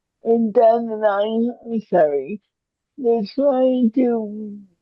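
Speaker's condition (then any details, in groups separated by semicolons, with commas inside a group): Cerebral palsy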